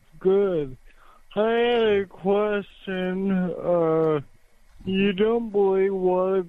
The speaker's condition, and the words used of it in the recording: Cerebral palsy. The reason he's speaking like that, folks, is I think he's the guy who had a stroke or something, or cerebral palsy or something.